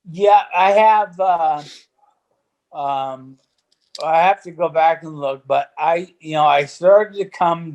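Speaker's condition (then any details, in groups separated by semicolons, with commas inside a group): ALS; spasticity as early symptom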